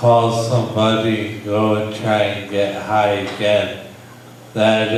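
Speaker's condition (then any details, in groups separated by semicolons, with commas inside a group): Brain injury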